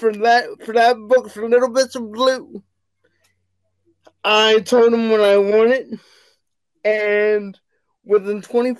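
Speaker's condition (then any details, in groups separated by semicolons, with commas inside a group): Cerebral palsy; wheelchair bound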